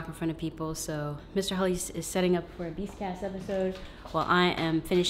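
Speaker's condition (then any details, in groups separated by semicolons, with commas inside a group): No condition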